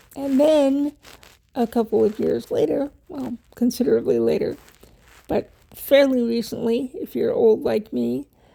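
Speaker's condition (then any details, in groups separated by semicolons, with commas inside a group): Cerebral palsy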